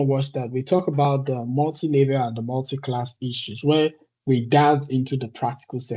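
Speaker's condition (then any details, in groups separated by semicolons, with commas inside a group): No condition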